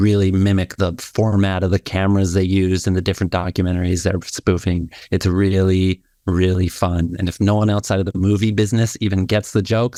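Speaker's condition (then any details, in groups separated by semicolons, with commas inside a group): No condition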